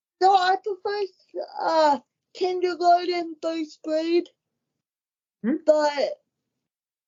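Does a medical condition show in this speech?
Yes: cerebral palsy; wheelchair user.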